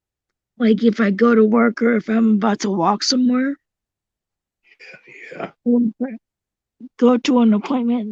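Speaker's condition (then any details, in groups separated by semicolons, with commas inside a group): Cerebral palsy; tracheotomy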